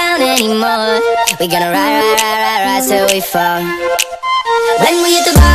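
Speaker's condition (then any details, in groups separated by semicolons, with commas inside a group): No condition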